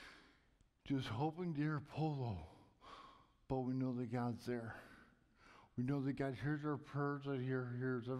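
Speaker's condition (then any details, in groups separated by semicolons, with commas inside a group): Cerebral palsy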